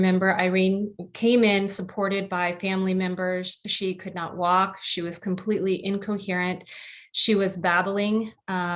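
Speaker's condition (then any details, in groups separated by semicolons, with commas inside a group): No condition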